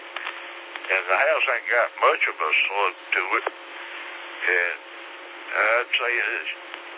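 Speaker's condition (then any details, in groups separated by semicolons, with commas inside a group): Slurred speech; stroke 3 years ago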